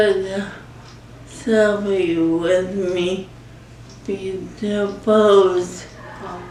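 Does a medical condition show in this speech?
Yes: ALS.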